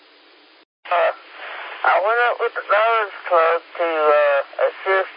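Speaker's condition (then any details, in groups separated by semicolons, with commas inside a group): Speech impediment; some phonetic words hard to get off tongue, whiskey zulu hard, hotel alpha november easier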